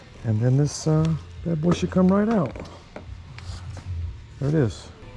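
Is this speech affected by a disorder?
No.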